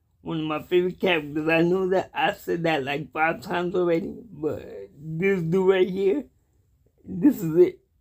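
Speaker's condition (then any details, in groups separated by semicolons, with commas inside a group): Cerebral palsy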